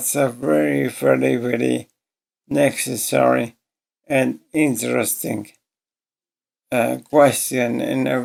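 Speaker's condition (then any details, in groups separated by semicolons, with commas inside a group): ALS; voice severely damaged, hard to understand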